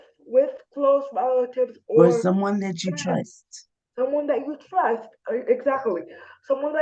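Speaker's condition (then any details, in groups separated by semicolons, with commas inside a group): Spastic diplegia cerebral palsy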